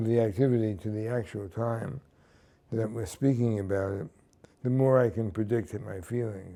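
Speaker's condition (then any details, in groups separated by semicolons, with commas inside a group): Parkinson's disease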